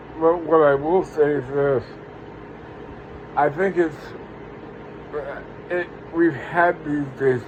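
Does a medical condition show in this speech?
Yes: Parkinson's; speech impediment.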